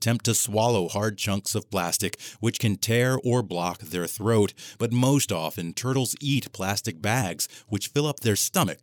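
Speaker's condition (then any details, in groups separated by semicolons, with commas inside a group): No condition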